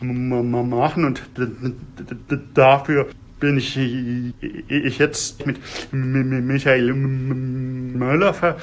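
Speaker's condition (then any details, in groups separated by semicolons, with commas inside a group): Stuttering; fairly strong stuttering symptoms; blocks while speaking, fluent at first; repeated sounds, blocks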